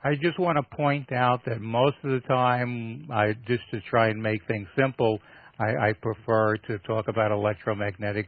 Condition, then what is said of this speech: No condition.